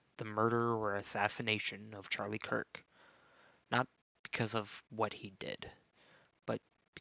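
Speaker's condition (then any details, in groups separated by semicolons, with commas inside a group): No condition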